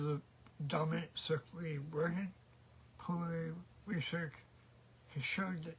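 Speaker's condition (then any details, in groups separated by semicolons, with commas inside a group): Cerebral palsy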